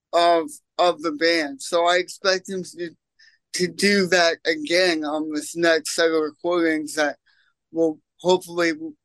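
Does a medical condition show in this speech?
Yes: cerebral palsy; congenital, lack of oxygen at birth, stroke-like state, left side of body, walks unassisted with limp.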